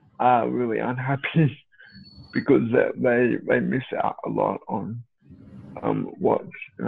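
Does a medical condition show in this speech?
Yes: cerebral palsy.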